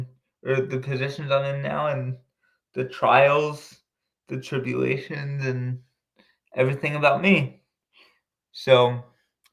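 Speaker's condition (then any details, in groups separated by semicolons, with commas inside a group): Cerebral palsy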